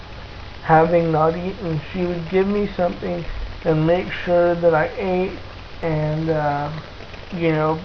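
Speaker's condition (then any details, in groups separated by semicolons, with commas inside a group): Cerebral palsy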